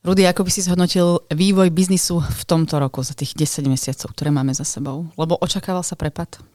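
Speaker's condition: No condition

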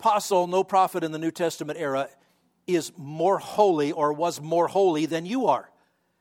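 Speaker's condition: No condition

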